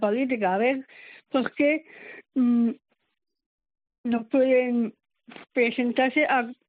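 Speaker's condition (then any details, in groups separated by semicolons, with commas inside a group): Down syndrome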